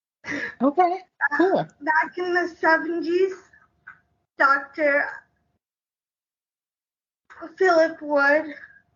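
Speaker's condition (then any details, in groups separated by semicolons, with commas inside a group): Cerebral palsy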